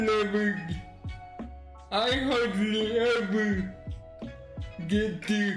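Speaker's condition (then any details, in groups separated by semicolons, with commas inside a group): Cerebral palsy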